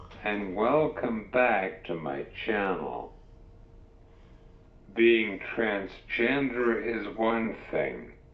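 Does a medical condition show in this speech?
Yes: cerebral palsy; uses wheelchair.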